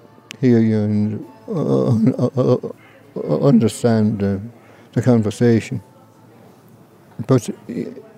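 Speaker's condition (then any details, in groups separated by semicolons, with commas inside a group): Parkinson's disease; diagnosed about eight years ago, described as incurable, degenerative and progressive; about eight years since diagnosis, sings in Move for Parkinson's Voices of Hope choir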